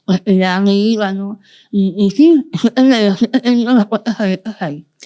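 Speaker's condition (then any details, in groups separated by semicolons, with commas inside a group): Moebius syndrome, congenital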